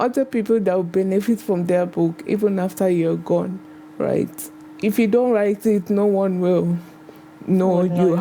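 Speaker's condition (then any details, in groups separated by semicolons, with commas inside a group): Cerebral palsy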